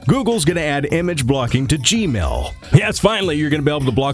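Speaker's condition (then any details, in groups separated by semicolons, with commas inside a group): No condition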